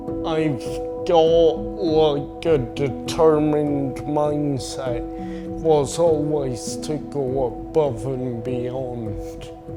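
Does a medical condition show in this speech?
Yes: acquired brain injury; car accident, severe arm tremor, affected hand unused.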